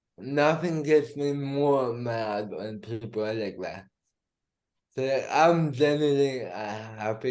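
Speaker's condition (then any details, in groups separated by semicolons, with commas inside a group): Cerebral palsy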